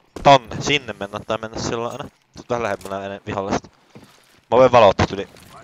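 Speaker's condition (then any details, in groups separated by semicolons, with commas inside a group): No condition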